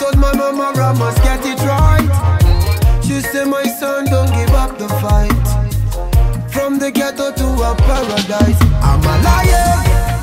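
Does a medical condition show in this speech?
No.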